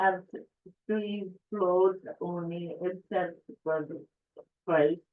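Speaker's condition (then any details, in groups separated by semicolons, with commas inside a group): Cerebral palsy; affects speech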